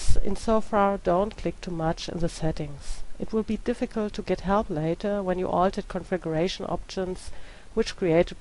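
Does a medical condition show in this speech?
No.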